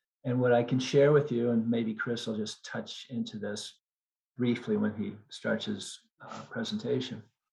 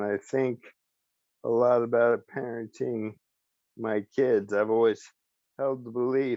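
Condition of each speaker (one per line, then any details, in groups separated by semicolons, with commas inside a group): No condition
ALS; about 1.5 years since diagnosis, slow progression; speech still preserved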